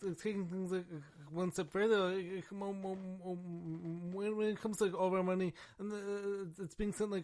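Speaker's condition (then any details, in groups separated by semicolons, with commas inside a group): Stammering and stuttering; acquired, neurological damage from severe pneumonia, 21 antibiotics, steroids, intubation, ventilator, induced coma, stutter began later; minimal editing leaves speech issues on display; repeated words, prolonged sounds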